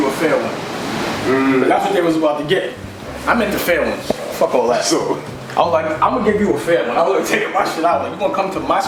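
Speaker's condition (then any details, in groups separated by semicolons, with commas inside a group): No condition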